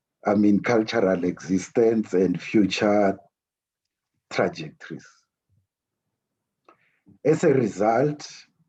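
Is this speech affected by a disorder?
No.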